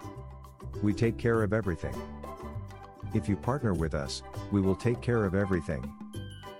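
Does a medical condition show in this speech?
No.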